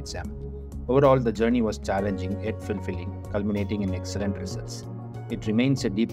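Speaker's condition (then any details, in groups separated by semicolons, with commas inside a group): No condition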